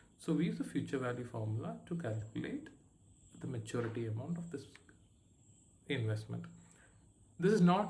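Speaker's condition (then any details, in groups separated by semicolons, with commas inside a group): No condition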